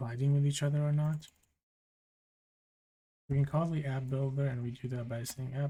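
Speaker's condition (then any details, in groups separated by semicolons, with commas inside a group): No condition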